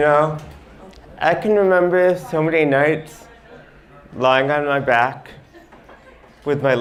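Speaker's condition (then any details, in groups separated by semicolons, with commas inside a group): Mild ataxic cerebral palsy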